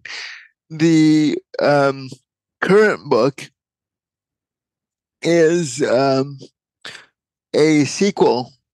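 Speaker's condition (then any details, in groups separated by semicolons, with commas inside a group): Cerebral palsy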